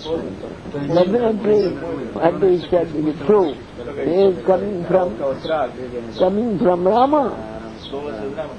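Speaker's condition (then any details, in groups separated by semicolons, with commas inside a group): Deafness; cannot hear audience questions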